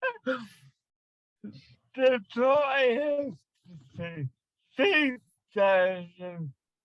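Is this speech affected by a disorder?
Yes: cerebral palsy; speech difficulty.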